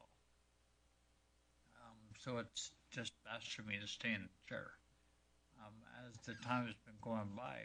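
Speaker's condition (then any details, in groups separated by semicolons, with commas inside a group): Multiple sclerosis; affects balance; affecting speech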